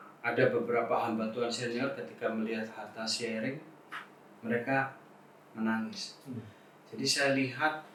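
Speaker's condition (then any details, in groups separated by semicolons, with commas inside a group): No condition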